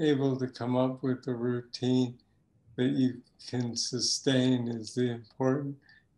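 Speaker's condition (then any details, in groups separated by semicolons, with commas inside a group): Parkinson's disease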